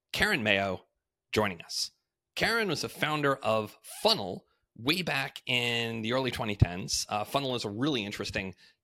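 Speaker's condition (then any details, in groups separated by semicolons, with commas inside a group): No condition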